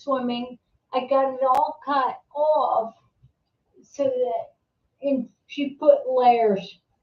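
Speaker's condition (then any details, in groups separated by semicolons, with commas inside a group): Multiple sclerosis, secondary progressive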